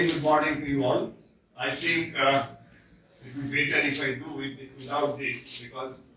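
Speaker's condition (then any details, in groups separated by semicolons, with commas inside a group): No condition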